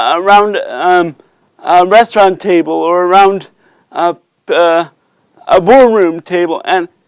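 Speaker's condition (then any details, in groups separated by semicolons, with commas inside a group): Cerebral palsy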